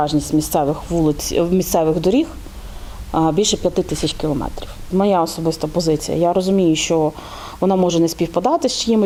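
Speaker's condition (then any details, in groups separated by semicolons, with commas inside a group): No condition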